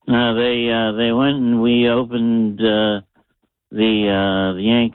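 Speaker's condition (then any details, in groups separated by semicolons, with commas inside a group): Parkinson's disease; sings in group whose members all have Parkinson's; doing not bad at all with Parkinson's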